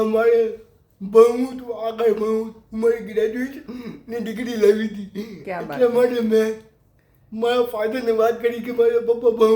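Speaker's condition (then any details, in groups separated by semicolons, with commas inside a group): Cerebral palsy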